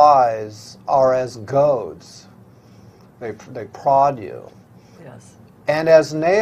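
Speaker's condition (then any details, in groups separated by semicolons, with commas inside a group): No condition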